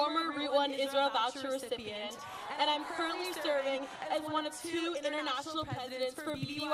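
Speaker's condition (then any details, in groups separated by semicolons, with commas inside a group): No condition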